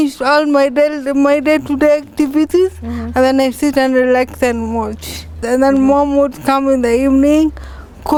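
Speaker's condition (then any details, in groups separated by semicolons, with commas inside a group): Cerebral palsy; from birth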